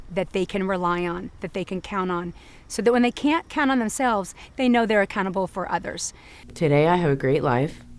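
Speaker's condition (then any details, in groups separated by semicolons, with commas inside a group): No condition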